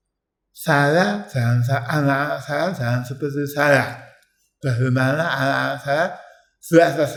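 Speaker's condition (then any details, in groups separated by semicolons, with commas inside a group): Tongue cancer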